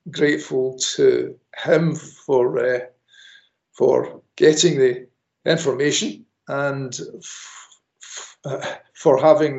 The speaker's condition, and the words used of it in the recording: Stuttering. Right now, I'm pretty sloppy and I'm not the best example